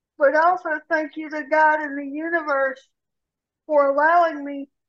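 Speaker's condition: Cerebral palsy; severe rotator cuff tear

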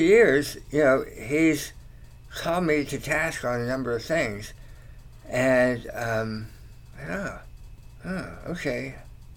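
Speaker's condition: Tongue cancer surgery; slight slur, talks okay

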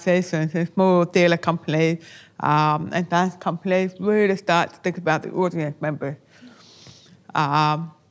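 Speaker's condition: Deafness, born deaf

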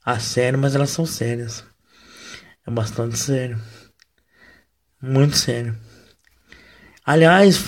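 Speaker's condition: Cerebral palsy, mild; wheelchair user

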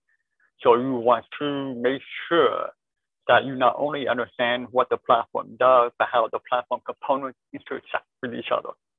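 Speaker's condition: Deafness, born deaf, cochlear implant

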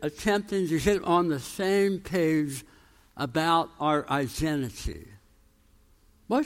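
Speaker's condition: Tongue cancer, jaw reconstruction

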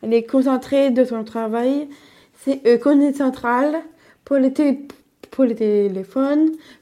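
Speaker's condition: Down syndrome (trisomy 21); congenital chromosomal condition, extra copy of chromosome 21

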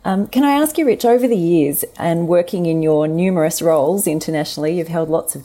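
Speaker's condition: No condition

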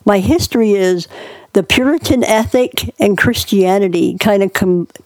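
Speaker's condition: Cleft palate; unable to speak as young child due to palate hole, surgeries gave ability to speak

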